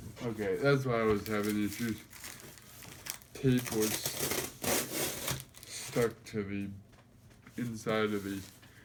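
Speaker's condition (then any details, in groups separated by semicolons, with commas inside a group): Cerebral palsy; affects gait and walking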